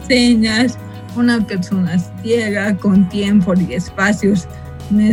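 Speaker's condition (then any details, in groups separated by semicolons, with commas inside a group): Cerebral palsy from birth; speech and language affected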